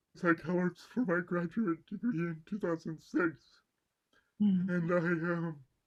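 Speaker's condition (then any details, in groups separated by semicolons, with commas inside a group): Cerebral palsy; mild left side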